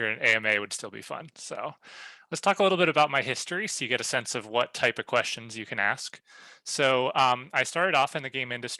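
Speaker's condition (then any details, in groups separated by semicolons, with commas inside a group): No condition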